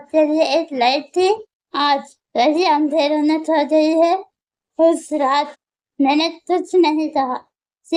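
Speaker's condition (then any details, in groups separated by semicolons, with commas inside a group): Muscular dystrophy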